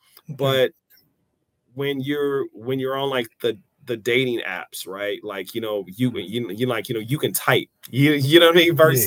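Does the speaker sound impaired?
Yes: stutter; stutter since youth, came and went in 6-month spells, became profound with age and alcohol; persistent stutter, openly discussed since TEDx talk on stuttering; stutter not noticed by Paul in pre-interview, once avoided speaking up for fear of stuttering; here repeated sounds, repeated words.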